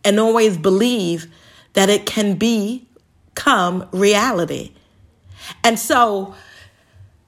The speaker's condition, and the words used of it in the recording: Stuttering. I still stutter, but I never allowed it to stop to to stop me.